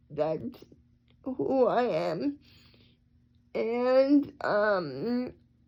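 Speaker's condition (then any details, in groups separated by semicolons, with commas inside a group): Cerebral palsy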